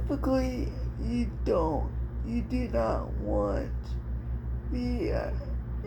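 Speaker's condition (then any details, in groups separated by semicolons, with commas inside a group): Cerebral palsy; speech somewhat affected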